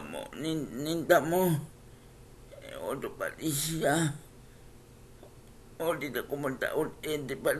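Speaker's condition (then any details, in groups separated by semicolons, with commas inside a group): Cerebral palsy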